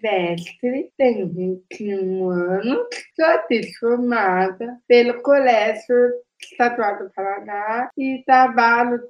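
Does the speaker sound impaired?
Yes: Down syndrome; co-occurring autism; 21 years old, mother Noemi Rebelo assists as second voice in interview; slight diction difficulty, some difficulty speaking, cognitive difficulty, needs simple direct words, speaking not easy.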